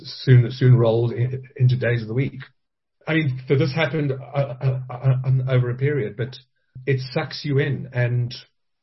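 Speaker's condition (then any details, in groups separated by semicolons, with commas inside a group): Stuttering; stuttering since childhood, lifelong speech impediment; stutter still present in adulthood; as child ordered food could say not wanted, feared speaking; repeated sounds, repeated words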